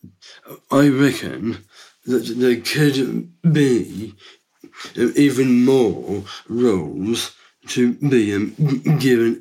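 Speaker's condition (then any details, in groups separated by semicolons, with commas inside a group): Down syndrome; from birth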